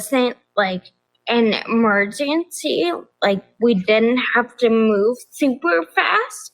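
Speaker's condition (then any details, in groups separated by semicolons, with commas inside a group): Progressive ataxia; affects speech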